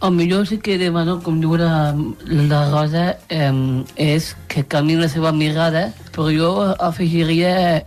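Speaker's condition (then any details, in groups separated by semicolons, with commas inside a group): Down syndrome; genetic, three copies of chromosome 21, intellectual disability; adult, 30 years old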